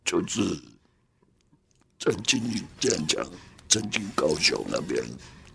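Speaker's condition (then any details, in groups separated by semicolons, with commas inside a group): Laryngectomy for hypopharyngeal cancer, total laryngectomy; smoker since junior high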